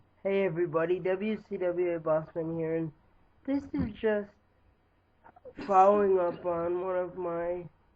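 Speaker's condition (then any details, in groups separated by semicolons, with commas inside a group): Cerebral palsy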